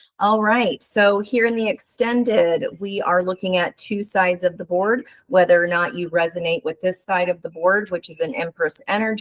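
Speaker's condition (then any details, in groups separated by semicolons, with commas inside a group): No condition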